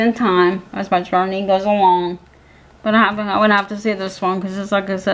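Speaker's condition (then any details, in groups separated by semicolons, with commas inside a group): Cerebral palsy; physical handicap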